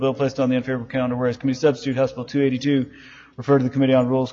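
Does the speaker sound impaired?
No.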